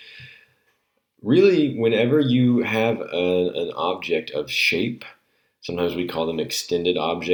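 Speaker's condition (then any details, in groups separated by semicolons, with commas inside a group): No condition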